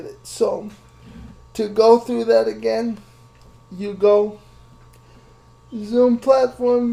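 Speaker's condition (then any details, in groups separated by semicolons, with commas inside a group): Cerebral palsy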